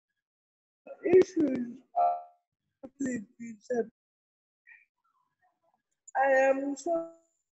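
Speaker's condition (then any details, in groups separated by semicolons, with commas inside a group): Cerebral palsy; therapy since six months old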